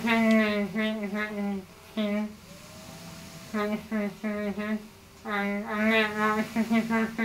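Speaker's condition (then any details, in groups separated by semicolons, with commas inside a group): Facioscapulohumeral muscular dystrophy; needs tracheostomy and ventilator to breathe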